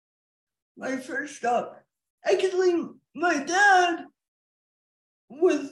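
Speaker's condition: Cerebral palsy, quadriplegia; speech recognition since 1994, throat dries while talking, drinks and breaks clear throat, nurse helps

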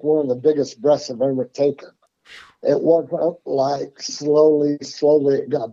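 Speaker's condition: Parkinson's; tremors since youth

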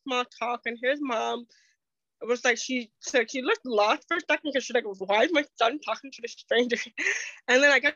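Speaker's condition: Deafness, acquired after infection; caused by infection

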